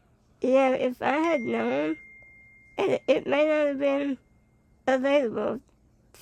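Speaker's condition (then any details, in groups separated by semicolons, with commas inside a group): Spinal muscular atrophy type 2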